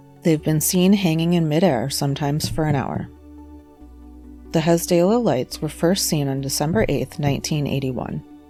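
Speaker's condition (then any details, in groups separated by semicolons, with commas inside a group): No condition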